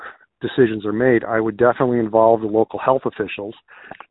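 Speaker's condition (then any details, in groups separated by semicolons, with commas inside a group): No condition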